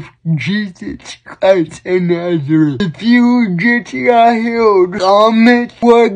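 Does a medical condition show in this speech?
Yes: cerebral palsy.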